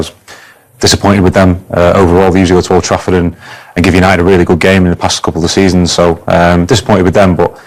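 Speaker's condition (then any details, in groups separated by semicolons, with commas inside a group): No condition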